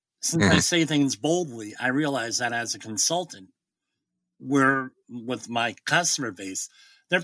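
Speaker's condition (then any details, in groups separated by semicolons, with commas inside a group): Bilateral cleft lip and palate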